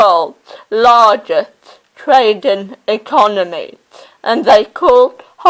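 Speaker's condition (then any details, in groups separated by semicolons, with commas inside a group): Cerebral palsy; oxygen starvation at birth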